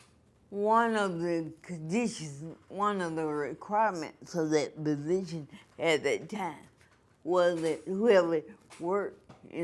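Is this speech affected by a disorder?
Yes: cerebral palsy; from birth.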